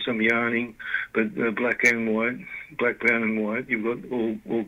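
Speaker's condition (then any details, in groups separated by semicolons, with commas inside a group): Parkinson's disease; limited capacity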